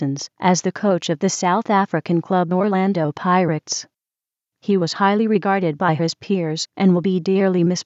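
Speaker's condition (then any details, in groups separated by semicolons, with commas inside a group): No condition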